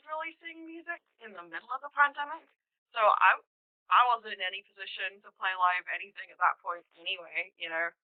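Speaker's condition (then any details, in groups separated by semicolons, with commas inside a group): No condition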